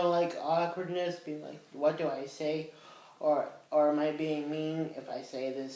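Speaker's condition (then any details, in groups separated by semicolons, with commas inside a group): Cerebral palsy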